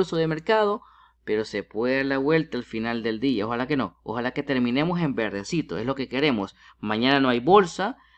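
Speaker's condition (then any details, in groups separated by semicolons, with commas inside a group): No condition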